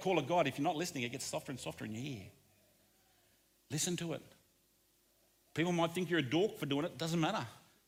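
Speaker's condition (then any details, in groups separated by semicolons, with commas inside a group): No condition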